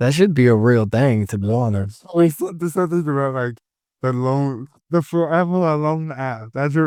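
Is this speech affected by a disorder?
Yes: cerebral palsy; caused by stroke at birth.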